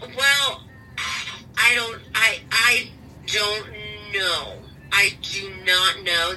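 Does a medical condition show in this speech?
Yes: aphasia and traumatic brain injury; stroke survivor, nystagmus in both eyes, right-eye contact lens blocking vision; current covid-19 infection despite two shots and booster, poor appetite, smell and taste intact.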